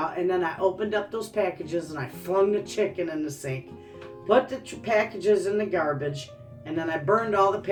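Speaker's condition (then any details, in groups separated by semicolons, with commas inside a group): No condition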